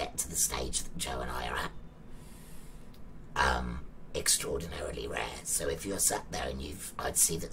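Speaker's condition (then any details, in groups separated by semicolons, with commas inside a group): Laryngectomy; laryngectomy for thyroid cancer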